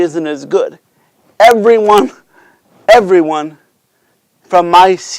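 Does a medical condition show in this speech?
Yes: cerebral palsy.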